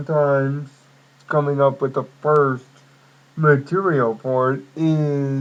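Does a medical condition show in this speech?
Yes: cerebral palsy.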